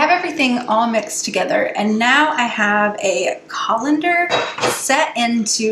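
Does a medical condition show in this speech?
No.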